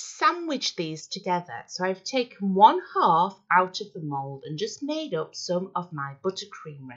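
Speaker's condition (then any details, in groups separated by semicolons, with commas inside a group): No condition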